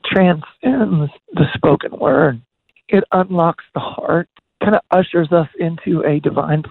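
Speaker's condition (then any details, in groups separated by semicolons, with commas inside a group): Voice disorder; progressive voice disorder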